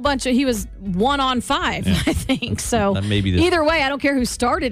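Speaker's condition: No condition

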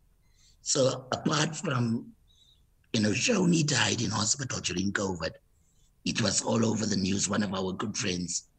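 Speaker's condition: Total laryngectomy; total laryngectomy for rare laryngeal cancer, suspected chondrosarcoma, surgeon Dr. Ismail, five operations, 24 days ICU; 25 months since laryngectomy, speaking with voice prosthesis since fifth operation; no natural voice, earlier Stephen Hawking-like voice, prior huskier voice, spasmodic dysphonia diagnosed

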